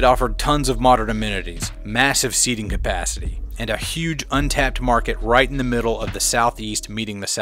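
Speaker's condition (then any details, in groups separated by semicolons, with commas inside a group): No condition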